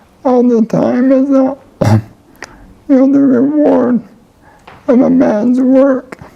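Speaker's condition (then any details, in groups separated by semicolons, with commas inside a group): ALS; voice and lungs affected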